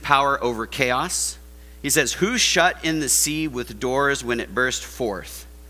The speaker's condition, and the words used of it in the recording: No condition.